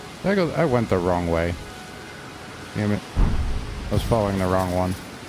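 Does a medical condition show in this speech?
No.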